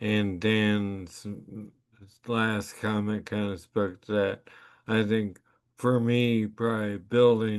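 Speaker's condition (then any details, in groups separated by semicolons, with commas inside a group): Brain injury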